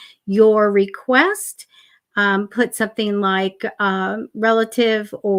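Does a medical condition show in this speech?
No.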